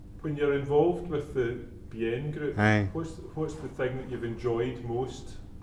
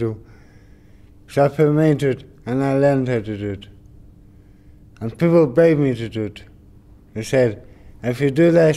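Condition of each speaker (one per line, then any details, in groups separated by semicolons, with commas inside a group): No condition
Brain injury; spasticity, left hand fixed, deafness; about 3 years; mild speech impediment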